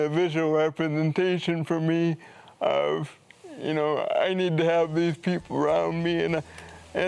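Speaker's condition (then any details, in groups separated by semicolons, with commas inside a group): Cerebral palsy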